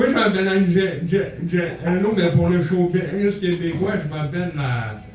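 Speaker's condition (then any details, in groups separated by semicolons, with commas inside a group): Cerebral palsy; from birth, lack of oxygen at birth, affects walking; speech not always understood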